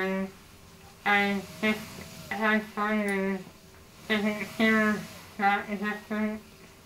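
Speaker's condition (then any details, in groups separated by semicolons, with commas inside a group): Facioscapulohumeral muscular dystrophy; tracheostomy, ventilator for breathing; tracheostomy in last couple years, on ventilator; needs tracheostomy and ventilator to breathe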